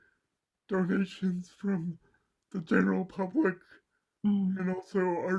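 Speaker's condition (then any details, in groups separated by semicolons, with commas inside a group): Cerebral palsy; mild left side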